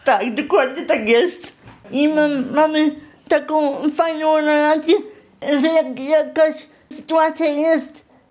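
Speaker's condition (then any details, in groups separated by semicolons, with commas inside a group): Spastic quadriplegic cerebral palsy; from birth, wheelchair user since birth; moves only when pushed in wheelchair by another person, relies on personal assistants incl. patrycja nieckarz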